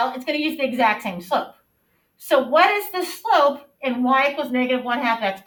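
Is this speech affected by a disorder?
No.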